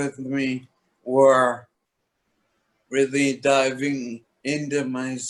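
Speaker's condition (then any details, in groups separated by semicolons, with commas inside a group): Toxic leukoencephalopathy, locked-in syndrome; progressed to locked-in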